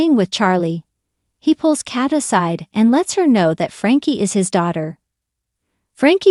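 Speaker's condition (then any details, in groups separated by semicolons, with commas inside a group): No condition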